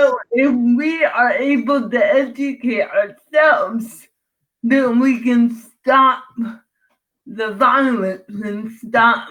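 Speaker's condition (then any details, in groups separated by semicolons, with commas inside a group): Cerebral palsy; from birth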